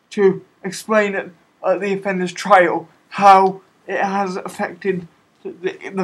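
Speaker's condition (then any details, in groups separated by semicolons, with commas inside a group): Cerebral palsy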